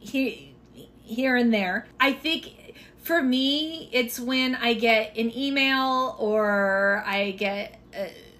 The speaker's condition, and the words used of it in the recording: Stuttering. And I think that is the most important thing, because like my speech, like right now I am stuttering lots.